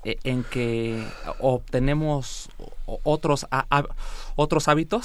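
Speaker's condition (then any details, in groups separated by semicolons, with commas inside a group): Stuttering; no cure, controlled only with discipline and hard work; Maguire program, three-day intensive training, breathing exercises, new speaking habits, all techniques used without fail; speech needs conscious control like manual-transmission car; repeated sounds, repeated words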